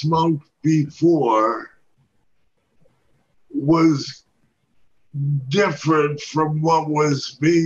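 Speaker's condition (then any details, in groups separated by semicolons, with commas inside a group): Parkinson's disease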